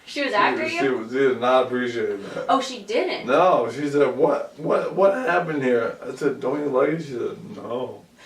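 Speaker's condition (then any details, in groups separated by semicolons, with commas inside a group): ALS; about 2 years since onset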